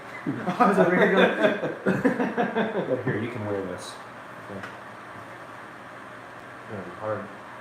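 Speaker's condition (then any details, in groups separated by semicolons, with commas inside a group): No condition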